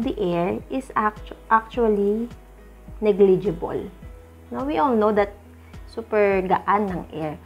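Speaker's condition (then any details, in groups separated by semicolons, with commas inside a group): No condition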